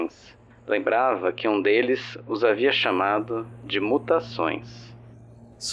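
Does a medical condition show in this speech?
No.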